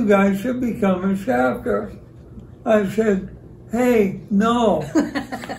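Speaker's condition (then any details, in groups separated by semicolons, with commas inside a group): ALS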